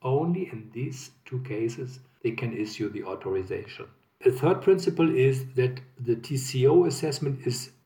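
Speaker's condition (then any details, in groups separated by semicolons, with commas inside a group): No condition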